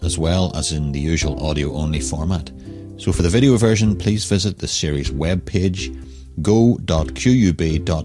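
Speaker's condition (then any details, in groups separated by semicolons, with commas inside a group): No condition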